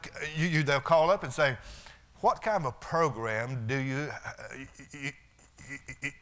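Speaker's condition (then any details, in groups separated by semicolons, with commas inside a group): Stuttering; formerly severe, could not say three words; stutter still present and audible, milder than in past; formerly blocked, could not get words out, wife stayed near when talking; repeated sounds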